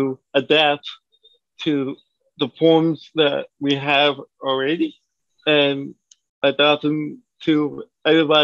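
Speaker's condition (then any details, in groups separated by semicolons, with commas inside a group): Cerebral palsy; from birth, lower extremities limited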